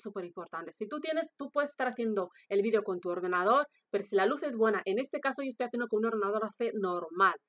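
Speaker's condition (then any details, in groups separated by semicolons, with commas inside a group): No condition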